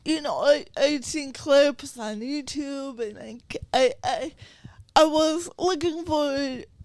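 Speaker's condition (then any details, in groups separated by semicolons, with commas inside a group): Cerebral palsy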